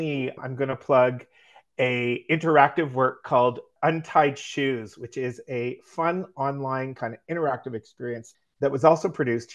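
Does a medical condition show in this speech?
No.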